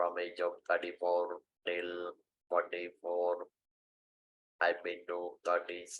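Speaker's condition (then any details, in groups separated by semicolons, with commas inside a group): Stage IV larynx cancer; lost natural speaking, voice sounded like singing in water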